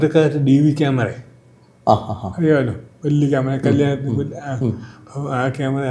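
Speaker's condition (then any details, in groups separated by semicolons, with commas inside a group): Cerebral palsy; from birth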